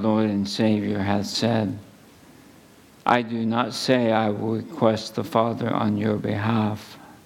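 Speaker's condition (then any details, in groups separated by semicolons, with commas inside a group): ALS; under neurologist care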